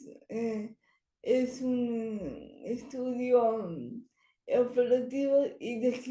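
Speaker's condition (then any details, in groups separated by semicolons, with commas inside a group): Cerebral palsy; speech not very good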